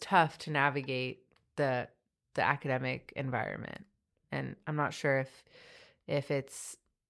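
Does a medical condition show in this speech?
No.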